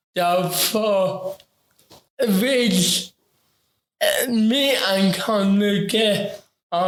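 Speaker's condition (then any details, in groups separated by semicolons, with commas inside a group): Ataxic cerebral palsy; affects talking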